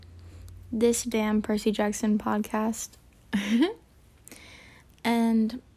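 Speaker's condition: No condition

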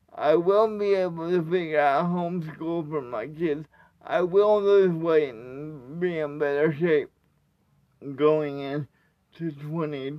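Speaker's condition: Cerebral palsy; aphasia

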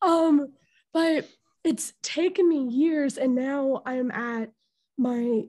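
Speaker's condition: Stuttering; took years to speak openly about it; coughs often, voice tearful at one point; stutter hard to notice when speaking, per listener; prolonged sounds, blocks

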